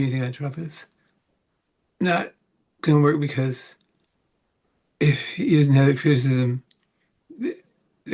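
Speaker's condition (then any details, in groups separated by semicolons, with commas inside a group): Parkinson's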